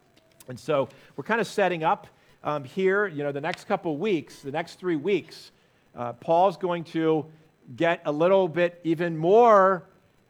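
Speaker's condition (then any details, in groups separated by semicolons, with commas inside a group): No condition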